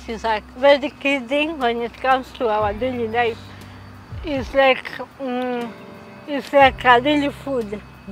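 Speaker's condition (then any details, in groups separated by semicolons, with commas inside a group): Cerebral palsy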